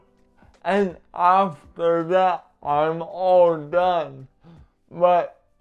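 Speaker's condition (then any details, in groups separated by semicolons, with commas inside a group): Cerebral palsy; uses adaptive equipment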